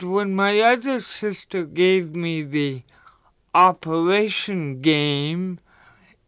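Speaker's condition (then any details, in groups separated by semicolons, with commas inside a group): Cerebral palsy; cerebral palsy since childhood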